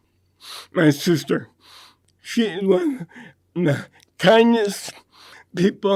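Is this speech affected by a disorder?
Yes: dystonia; neurological condition.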